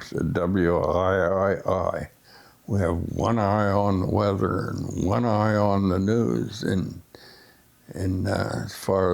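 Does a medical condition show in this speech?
Yes: essential tremor.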